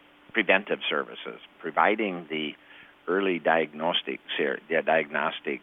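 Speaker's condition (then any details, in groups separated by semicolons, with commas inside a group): No condition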